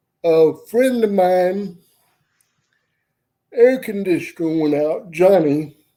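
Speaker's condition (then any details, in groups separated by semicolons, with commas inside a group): Cerebral palsy; uses wheelchair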